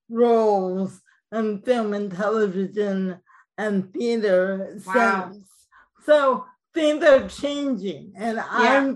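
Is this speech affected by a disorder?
Yes: cerebral palsy, mild; speech mildly affected.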